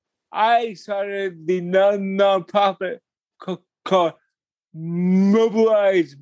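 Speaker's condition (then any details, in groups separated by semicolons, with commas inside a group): Cerebral palsy; talks slower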